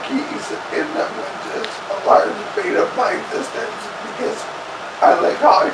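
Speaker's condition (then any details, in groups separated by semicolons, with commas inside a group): Cerebellar ataxia from brain tumour; trouble speaking, speech sounds odd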